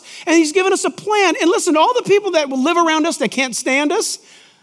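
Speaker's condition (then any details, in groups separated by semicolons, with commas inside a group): No condition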